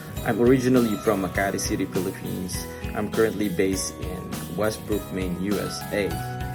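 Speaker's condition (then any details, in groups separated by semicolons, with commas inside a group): No condition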